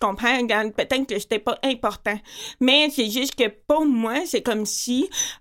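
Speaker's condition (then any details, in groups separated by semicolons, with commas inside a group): Profound deafness with cochlear implant, congenital; cochlear electrodes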